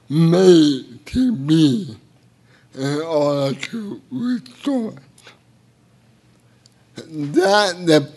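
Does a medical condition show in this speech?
Yes: cerebral palsy; involuntary hand movements.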